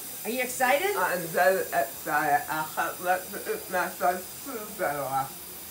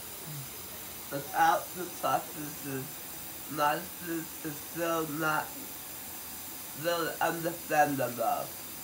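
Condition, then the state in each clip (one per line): Total glossectomy
With palatal speech prosthesis
Without palatal speech prosthesis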